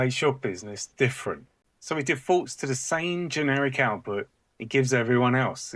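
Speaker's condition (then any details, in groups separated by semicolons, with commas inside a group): No condition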